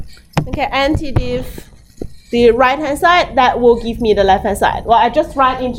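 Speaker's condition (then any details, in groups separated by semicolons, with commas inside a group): No condition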